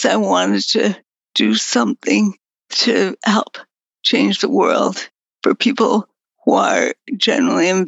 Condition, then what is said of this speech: Multiple sclerosis. Really do have to have chocolate because the caffeine helps me talk and caffeine from coffee.